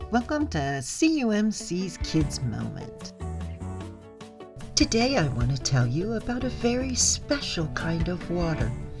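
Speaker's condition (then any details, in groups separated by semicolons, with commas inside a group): No condition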